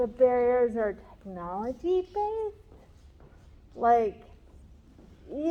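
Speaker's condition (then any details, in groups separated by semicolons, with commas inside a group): Cerebral palsy; talks differently than others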